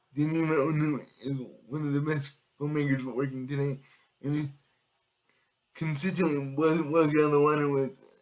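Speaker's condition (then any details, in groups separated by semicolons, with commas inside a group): Cerebral palsy; able to speak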